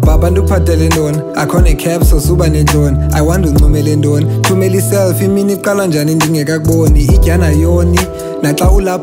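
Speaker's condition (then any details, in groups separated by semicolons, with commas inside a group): No condition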